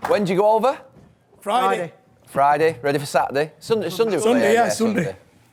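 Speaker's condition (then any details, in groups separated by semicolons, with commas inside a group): No condition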